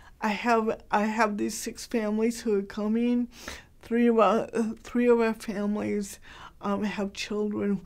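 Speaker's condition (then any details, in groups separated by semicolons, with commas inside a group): Cerebral palsy, mild; hard to understand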